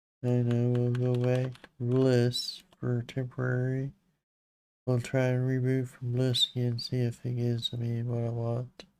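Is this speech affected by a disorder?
Yes: Parkinson's.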